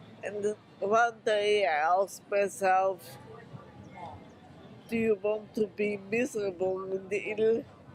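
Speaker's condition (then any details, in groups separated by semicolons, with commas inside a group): Multiple sclerosis; worsening over 17 years; voice much deeper and slower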